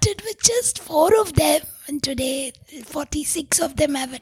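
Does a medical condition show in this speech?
Yes: tracheostomy, vocal cords permanently constricted from smoke inhalation; Carlton Towers fire Bangalore, 12 years ago, multiple failed surgeries; must block tube hole with finger to be audible, former voice lost, voice called unforgettable.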